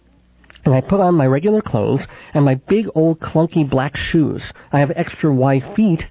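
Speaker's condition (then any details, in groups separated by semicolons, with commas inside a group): Cleft palate with lisp, cleft lip and palate, mild; about 39 years since infant operations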